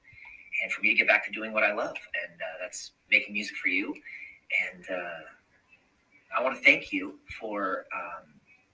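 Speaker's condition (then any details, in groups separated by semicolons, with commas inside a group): No condition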